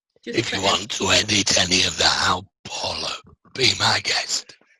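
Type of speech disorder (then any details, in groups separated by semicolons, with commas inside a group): Speech with a voice prosthesis; laryngectomy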